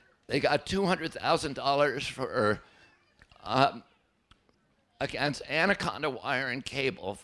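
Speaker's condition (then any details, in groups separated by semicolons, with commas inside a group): Spasmodic dystonia; onset at age 42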